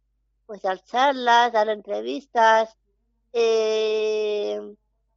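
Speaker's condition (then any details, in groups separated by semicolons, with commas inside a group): Down syndrome; interviewed by telephone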